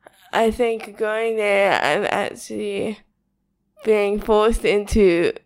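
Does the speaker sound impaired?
Yes: cerebral palsy, spastic quadriplegic.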